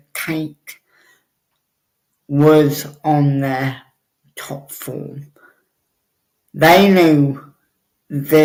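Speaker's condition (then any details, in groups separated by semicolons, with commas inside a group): Cerebral palsy; obvious speech impediment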